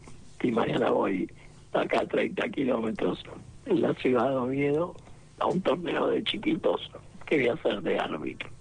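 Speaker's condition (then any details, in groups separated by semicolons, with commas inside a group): Laryngectomy, esophageal speech; cancer reported all well after surgery and treatment, some bad days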